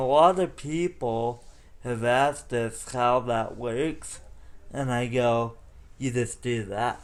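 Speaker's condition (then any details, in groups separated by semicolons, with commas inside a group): Cerebral palsy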